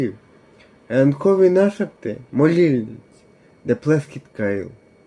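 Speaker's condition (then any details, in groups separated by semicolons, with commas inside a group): Cerebral palsy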